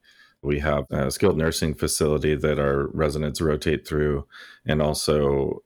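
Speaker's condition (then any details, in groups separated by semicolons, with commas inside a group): No condition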